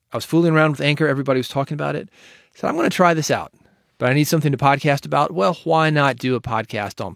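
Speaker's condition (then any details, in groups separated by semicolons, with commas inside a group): No condition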